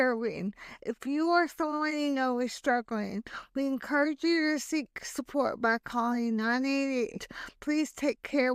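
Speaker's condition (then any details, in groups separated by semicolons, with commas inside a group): Hemiplegic cerebral palsy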